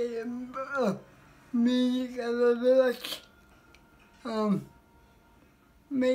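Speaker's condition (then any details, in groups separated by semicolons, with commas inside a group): Cerebral palsy; speech affected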